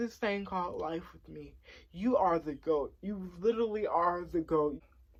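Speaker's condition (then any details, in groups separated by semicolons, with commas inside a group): Cerebral palsy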